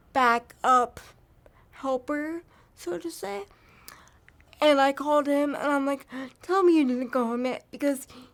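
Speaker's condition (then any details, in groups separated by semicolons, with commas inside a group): Cerebral palsy; from birth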